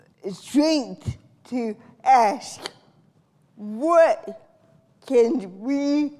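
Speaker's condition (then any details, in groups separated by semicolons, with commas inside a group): Cerebral palsy; from birth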